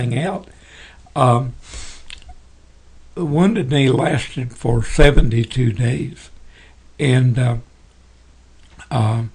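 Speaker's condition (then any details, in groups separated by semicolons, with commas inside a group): Parkinson's; tremors as early symptom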